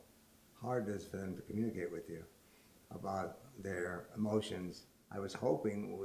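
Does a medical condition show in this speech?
Yes: ALS; about a year since diagnosis.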